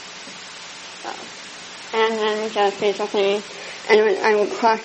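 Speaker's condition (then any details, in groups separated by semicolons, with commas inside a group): Speech impediment; may need to be asked to repeat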